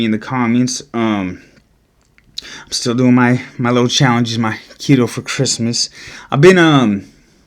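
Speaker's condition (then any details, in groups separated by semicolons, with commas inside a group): No condition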